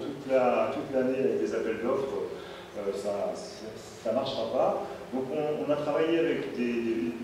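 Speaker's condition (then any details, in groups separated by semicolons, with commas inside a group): No condition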